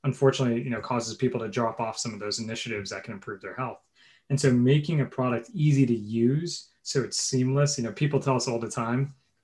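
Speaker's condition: No condition

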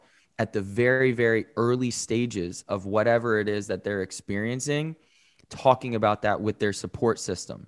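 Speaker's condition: No condition

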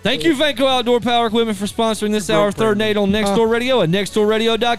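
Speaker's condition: No condition

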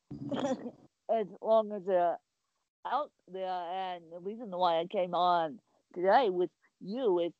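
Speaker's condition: Ataxic spastic cerebral palsy; physical disability

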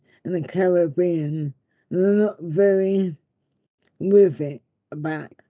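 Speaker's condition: Motor neurone disease; diagnosed after months of speech difficulties, sees speech therapist; speech sounds different, listeners mistake it for stroke, relatives abroad tell her not to speak

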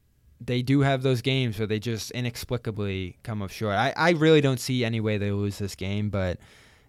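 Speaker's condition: No condition

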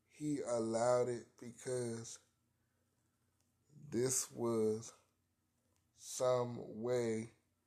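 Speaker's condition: Cerebral palsy, spastic quadriparesis

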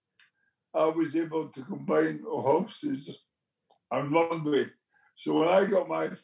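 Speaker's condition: Motor neurone disease; onset with left hand weakness, speech therapists offered

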